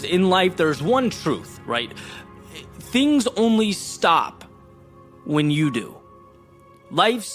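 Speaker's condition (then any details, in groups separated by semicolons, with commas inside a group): No condition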